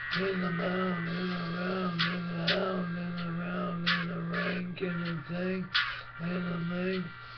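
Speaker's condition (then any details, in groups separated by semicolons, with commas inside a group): Brain injury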